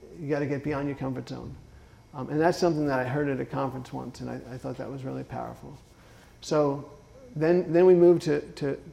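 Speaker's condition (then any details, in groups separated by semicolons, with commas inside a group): Parkinson's disease; left foot dystonia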